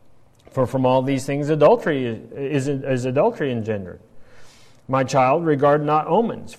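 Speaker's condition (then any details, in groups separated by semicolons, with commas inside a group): No condition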